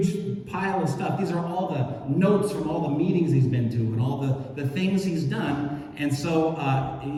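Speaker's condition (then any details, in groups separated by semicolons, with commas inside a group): No condition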